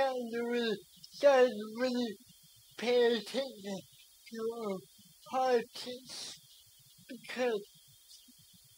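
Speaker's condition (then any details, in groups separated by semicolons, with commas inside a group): Cerebral palsy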